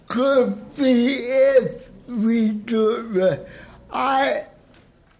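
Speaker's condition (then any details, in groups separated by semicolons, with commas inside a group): Cerebral palsy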